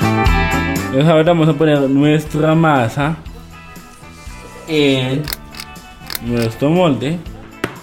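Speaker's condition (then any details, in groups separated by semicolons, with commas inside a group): Down syndrome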